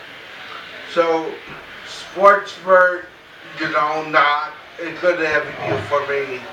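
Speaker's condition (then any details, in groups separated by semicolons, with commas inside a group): Cerebral palsy, mild; mainly affects speech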